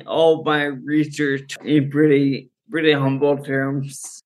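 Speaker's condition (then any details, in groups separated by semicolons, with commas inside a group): Friedreich's ataxia; slowly worsening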